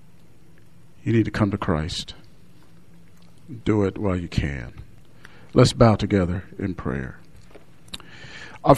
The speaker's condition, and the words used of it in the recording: No condition.